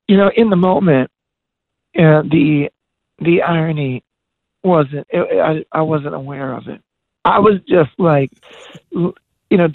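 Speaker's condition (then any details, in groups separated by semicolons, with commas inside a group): Voice disorder; progressive voice disorder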